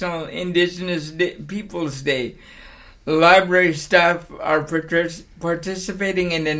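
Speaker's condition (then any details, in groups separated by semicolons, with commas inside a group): Cerebral palsy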